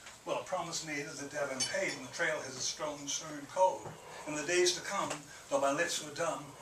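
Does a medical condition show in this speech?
No.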